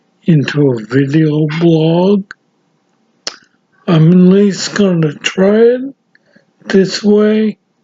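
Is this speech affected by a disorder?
Yes: severe traumatic brain injury.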